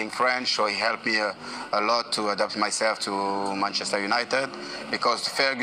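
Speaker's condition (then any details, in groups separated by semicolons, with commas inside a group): No condition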